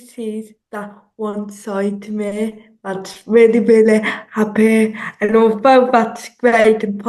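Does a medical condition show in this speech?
Yes: cerebral palsy; some speech delay.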